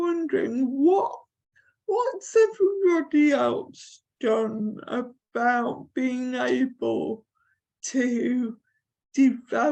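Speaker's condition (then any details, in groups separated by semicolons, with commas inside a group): Cerebral palsy; from birth, affects limbs and neck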